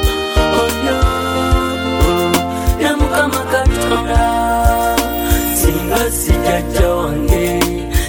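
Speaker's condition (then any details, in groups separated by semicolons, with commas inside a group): No condition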